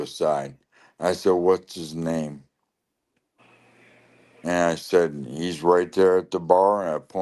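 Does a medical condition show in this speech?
Yes: lou Gehrig's disease (ALS).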